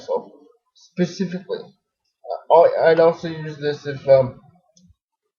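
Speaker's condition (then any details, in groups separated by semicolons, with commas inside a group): Cerebral palsy, spastic diplegia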